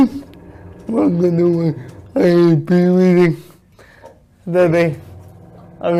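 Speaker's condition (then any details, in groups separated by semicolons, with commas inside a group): Cerebral palsy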